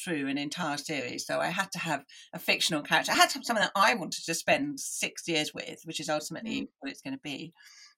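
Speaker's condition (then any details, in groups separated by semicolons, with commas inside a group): Deafness; hopeless and unwieldy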